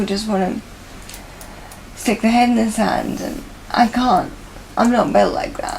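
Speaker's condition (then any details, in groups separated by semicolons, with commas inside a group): MND; occupational, physio and speech therapy, impaired hand function; voice impaired and worsening, voice banked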